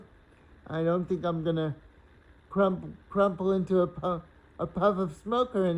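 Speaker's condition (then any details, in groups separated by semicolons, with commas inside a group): Cerebral palsy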